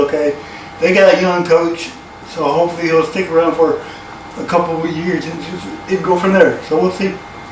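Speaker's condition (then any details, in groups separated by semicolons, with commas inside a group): Cerebral palsy; from birth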